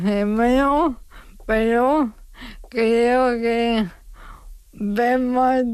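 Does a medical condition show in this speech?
Yes: ALS; diagnosed at about age 35; several years since diagnosis, slower progression, 24-hour care except sleep, caregiver helps mobility, hospital general rehabilitation.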